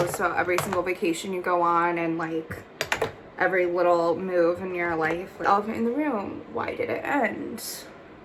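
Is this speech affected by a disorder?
No.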